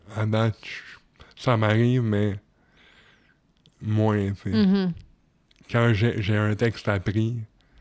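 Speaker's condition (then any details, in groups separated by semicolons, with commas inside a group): Cerebral palsy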